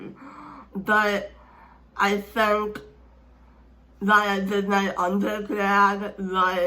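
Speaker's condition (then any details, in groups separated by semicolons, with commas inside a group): Speech impairment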